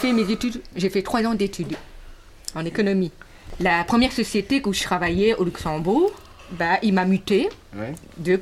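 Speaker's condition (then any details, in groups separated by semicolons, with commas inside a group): Deafness with cochlear implant, acquired progressive hearing loss; profound deafness, not from birth, hearing aid before, gradual then complete hearing loss; hears everything with cochlear implant; mother pushed oral speech, parents refused sign language, ordinary school, implant enables complete sentences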